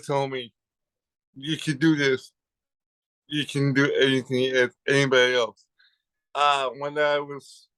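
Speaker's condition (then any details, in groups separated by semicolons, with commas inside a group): Cerebral palsy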